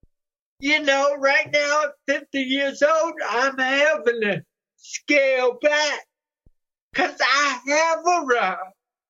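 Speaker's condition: Cerebral palsy

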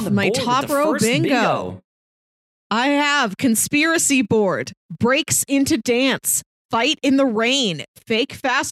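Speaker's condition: No condition

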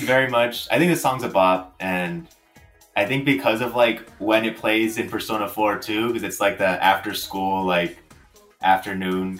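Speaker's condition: No condition

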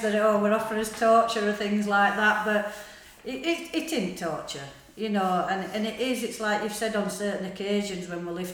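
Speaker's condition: No condition

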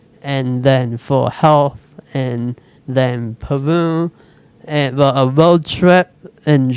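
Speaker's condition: Speech impediment; switched to typing instead

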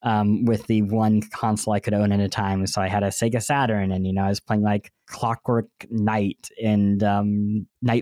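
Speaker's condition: Cleft lip and palate; bandaged

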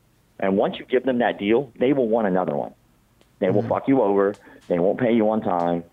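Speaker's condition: Cleft palate; congenital

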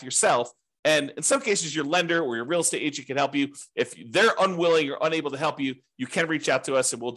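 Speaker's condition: No condition

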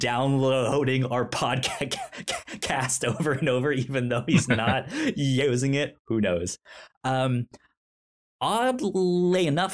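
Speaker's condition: Stutter; stutter when talking; repeated sounds, prolonged sounds, blocks

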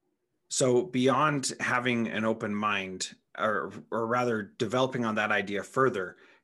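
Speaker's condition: No condition

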